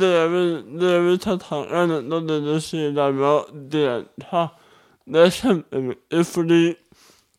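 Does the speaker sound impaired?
Yes: cerebral palsy; speech difficulties, speech challenges.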